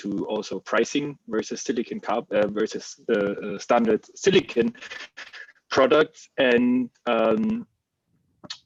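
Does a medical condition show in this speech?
No.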